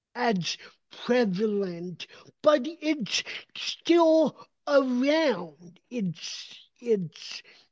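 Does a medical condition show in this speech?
Yes: cerebral palsy; developmental, onset before three, non-progressive, motor impairment, speech impediment only visible sign, extensive speech therapy; speaker unsure whether condition is audible in speech, calls it accent.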